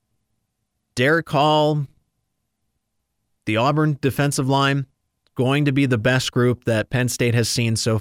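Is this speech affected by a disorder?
No.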